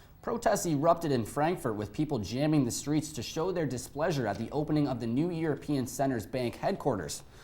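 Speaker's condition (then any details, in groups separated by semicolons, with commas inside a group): No condition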